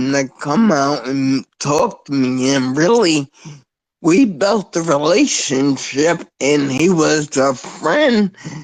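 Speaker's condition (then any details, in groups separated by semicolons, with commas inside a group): Spinocerebellar ataxia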